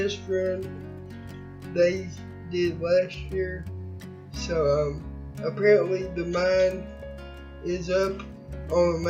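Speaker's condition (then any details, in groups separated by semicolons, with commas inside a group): Cerebral palsy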